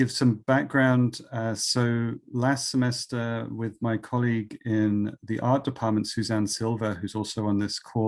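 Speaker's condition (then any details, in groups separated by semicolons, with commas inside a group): No condition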